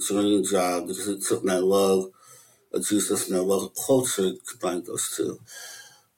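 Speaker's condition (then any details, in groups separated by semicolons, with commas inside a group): Möbius syndrome; cannot smile or frown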